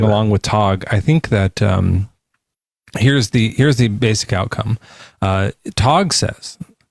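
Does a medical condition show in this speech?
No.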